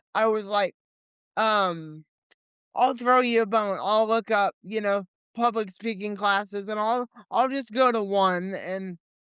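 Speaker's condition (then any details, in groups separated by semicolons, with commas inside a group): Cerebral palsy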